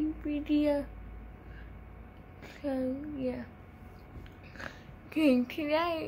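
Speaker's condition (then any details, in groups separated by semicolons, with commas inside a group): Cerebral palsy; from birth, delivery timing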